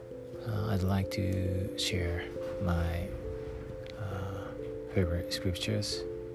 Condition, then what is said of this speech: No condition.